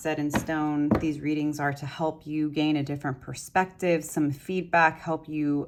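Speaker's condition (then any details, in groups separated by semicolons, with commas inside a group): No condition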